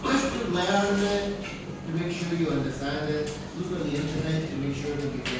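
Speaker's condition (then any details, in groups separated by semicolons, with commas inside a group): No condition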